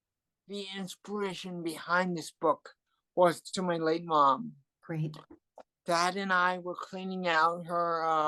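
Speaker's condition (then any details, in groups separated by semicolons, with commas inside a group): Cerebral palsy; from birth, hearing loss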